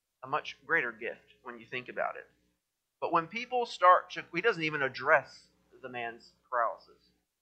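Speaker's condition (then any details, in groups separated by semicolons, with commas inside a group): No condition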